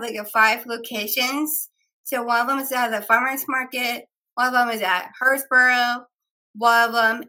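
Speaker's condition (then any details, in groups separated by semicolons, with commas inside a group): Down syndrome; three copies of 21st chromosome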